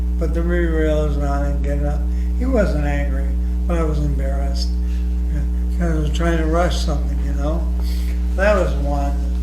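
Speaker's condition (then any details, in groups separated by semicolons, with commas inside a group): ALS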